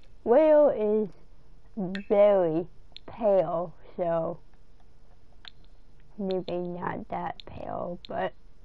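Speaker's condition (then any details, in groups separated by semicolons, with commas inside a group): Cerebral palsy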